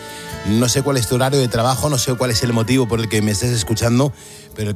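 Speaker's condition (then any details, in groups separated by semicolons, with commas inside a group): No condition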